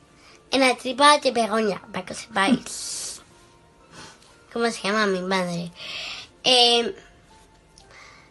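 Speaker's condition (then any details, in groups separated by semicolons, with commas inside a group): Down syndrome; present from birth; hesitant, frequent fillers, some word substitutions and repetitions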